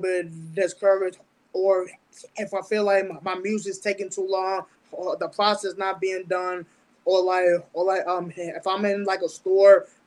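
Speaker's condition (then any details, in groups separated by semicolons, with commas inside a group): Stuttering, speech impediment; mild speech impediment with stuttering since about age ten; fears certain words coming out, avoids long talking on stage; repeated sounds, prolonged sounds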